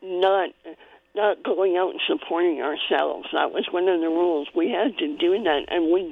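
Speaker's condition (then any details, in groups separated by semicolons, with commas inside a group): Cleft palate; congenital cleft palate, spoon-fed in early childhood; spoon feeding needed at one point in early childhood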